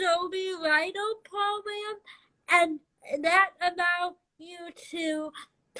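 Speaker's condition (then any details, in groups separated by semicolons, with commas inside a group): Cerebral palsy, spastic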